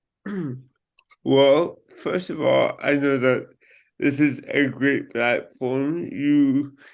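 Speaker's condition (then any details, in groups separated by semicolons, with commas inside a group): Cerebral palsy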